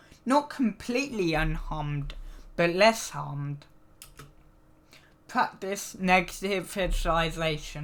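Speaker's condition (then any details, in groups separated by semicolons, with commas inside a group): Cerebral palsy; needs frequent rest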